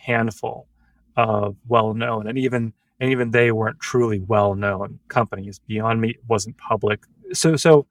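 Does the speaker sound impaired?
No.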